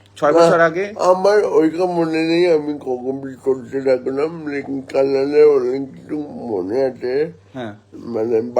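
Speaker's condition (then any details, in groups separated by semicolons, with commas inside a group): Cerebral palsy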